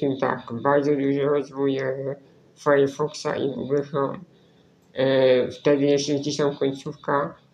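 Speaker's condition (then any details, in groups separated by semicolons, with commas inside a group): Spinal muscular atrophy; nervous system disease preventing muscle building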